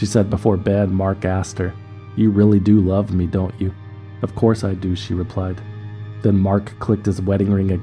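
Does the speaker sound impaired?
No.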